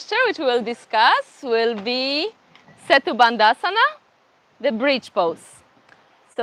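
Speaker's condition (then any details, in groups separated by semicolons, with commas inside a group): No condition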